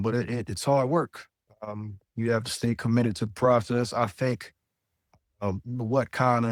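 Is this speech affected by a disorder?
No.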